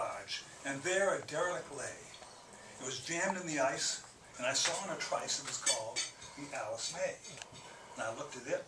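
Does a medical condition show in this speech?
No.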